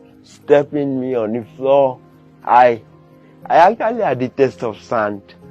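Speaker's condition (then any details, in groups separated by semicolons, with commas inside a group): Cerebral palsy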